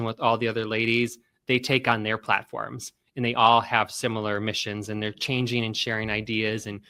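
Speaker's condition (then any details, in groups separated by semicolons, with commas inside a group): No condition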